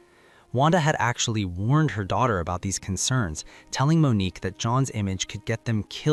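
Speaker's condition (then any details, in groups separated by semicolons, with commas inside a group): No condition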